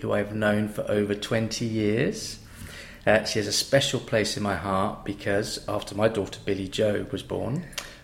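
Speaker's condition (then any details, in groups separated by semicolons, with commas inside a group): No condition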